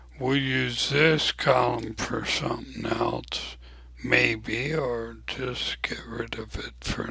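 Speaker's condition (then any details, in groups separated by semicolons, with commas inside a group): ALS; abnormally slow voice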